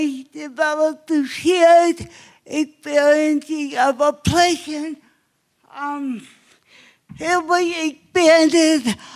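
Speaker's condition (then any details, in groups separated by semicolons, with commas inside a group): Cerebral palsy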